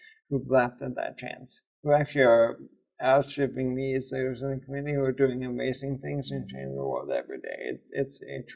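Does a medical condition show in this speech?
Yes: ALS; voice audibly affected.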